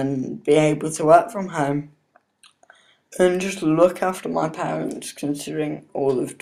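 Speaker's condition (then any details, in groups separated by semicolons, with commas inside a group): Cerebral palsy; not fully independent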